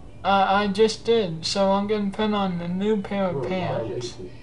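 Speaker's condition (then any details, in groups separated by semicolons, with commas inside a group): Cerebral palsy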